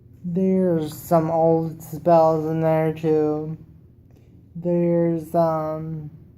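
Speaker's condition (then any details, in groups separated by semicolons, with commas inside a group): Cerebral palsy; wheelchair user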